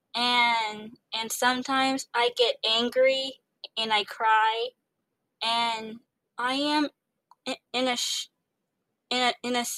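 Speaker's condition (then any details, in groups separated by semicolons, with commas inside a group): Stuttering; voice sounds young; repeated sounds, prolonged sounds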